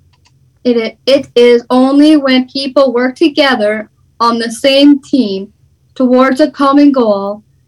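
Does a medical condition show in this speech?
Yes: Down syndrome; visible disability.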